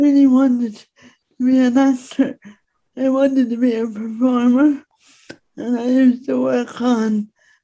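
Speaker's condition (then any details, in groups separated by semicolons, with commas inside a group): Speech impediment; disabled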